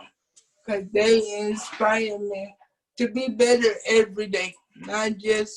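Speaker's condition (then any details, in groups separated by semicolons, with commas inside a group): Cerebral palsy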